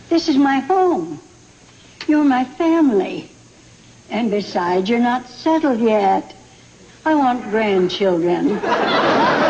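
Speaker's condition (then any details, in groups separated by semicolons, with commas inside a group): No condition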